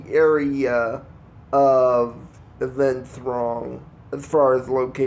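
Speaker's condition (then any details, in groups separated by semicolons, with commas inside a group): Cerebral palsy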